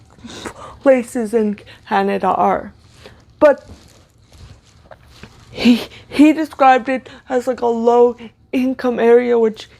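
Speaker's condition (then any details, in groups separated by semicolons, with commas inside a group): Cerebral palsy, severe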